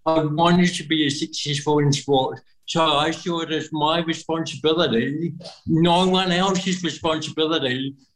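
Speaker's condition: Cerebral palsy; regular public speaking stretches speech muscles, sport, flexibility and stretching help, uses breathing to relax

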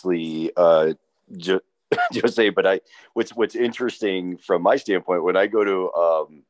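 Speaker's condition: No condition

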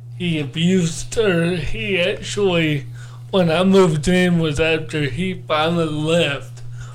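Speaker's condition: Cerebral palsy; born not breathing

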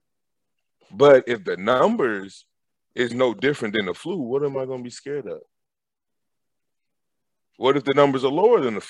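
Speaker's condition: No condition

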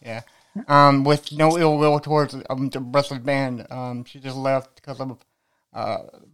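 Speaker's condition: Cerebral palsy

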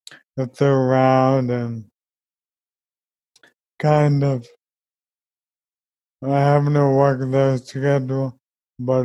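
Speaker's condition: ALS; toileting help

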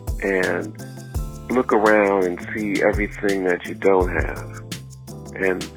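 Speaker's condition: No condition

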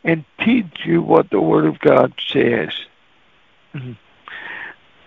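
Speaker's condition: Cerebral palsy; walks really funny

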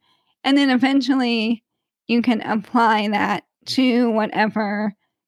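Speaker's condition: ALS; 16 years since diagnosis

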